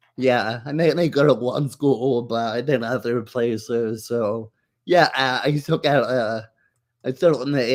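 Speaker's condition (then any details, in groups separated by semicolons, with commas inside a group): Muscular dystrophy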